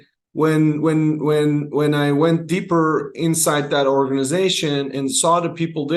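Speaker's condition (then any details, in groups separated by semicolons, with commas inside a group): No condition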